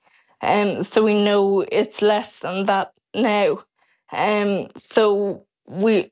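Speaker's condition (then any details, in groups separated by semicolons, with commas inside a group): Friedreich's ataxia; speech drastically declining yearly, voice recorded for future synthetic voice, worsening swallow, uses dysphagia cups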